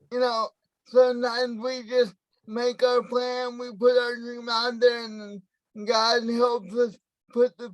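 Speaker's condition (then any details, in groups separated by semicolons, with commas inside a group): Cerebral palsy, spastic, mild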